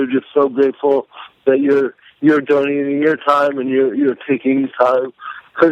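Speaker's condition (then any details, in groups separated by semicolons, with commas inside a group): Cerebral palsy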